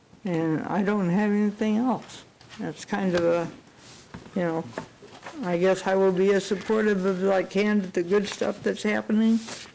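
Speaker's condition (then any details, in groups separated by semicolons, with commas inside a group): Cerebral palsy; unable to type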